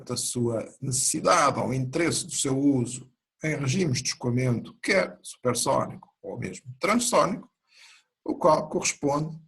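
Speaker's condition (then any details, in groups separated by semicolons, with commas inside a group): No condition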